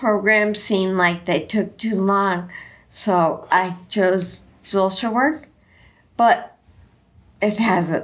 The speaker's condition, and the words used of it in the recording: Ataxia. And I think I'm fortunate in that I know I slur my speech